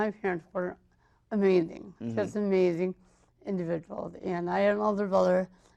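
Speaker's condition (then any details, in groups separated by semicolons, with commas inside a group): Mild cerebral palsy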